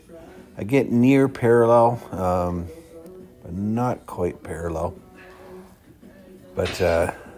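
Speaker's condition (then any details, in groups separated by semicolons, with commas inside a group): No condition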